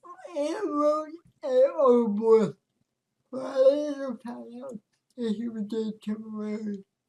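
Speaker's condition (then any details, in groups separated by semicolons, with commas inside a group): Cerebral palsy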